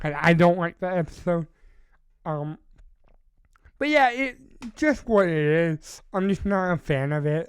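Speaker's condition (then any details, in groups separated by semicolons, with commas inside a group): Cerebral palsy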